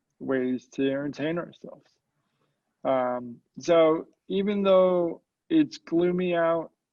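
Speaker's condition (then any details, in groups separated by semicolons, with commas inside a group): Cerebral palsy, mild; mild form affects speech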